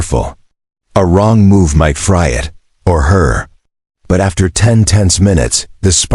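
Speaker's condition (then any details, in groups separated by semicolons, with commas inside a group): No condition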